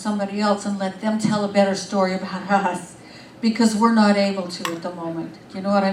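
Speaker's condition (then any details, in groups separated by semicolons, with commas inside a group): No condition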